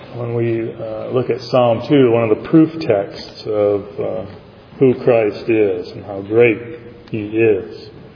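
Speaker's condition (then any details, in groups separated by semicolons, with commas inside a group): No condition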